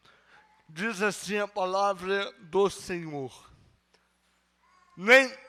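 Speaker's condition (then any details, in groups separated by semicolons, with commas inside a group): Cerebral palsy; no speech as child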